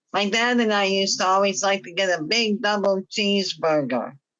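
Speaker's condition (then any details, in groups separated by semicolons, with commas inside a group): Myasthenia gravis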